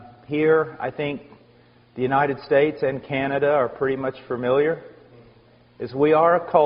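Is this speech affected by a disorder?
No.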